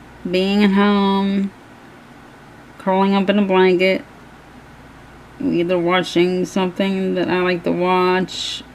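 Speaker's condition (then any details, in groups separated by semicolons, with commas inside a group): Cerebral palsy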